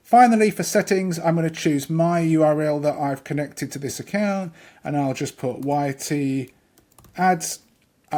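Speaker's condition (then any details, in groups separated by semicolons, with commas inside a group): No condition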